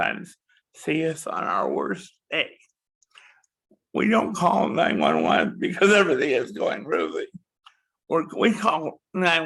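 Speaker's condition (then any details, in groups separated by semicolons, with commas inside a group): Cerebral palsy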